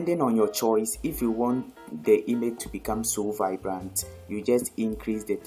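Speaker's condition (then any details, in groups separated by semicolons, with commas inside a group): No condition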